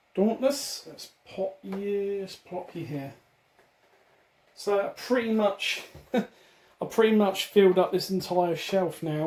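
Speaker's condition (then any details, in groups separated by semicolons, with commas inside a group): No condition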